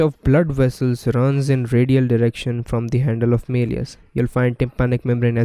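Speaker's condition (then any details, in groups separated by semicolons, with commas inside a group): No condition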